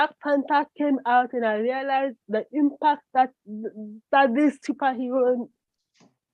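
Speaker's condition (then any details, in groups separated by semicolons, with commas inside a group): Cerebral palsy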